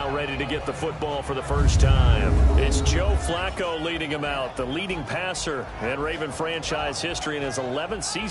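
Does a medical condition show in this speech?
No.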